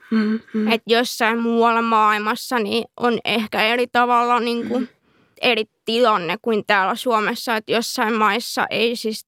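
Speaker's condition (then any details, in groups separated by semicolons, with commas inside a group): Deafness with cochlear implant; cochlear implant user, bilingual, Finnish speaker, probably also sign language; wears implant device, sign language interpreter Minna Paakkolanvaara in studio; cannot understand speech as well as hearing people, weak English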